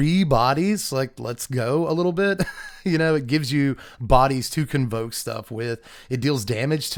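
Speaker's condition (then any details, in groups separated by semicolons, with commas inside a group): No condition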